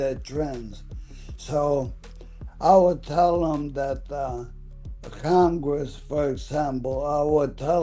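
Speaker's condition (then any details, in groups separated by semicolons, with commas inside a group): ALS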